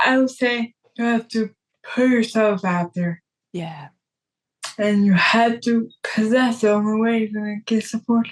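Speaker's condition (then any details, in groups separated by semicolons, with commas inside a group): Traumatic brain injury; caused by car wreck; relearned talking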